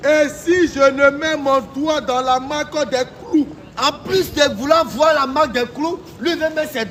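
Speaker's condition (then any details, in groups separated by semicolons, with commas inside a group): No condition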